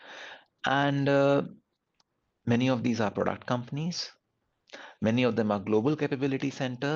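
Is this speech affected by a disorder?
No.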